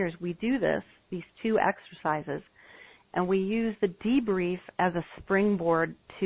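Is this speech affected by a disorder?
No.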